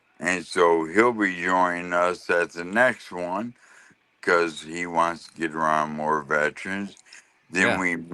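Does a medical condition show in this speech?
Yes: lou Gehrig's disease (ALS).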